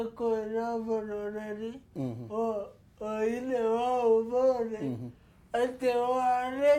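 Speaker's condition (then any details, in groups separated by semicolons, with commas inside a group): Cerebral palsy; speaks slowly, speaking effortful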